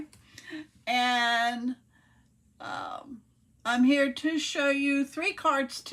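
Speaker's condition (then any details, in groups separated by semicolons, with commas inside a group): No condition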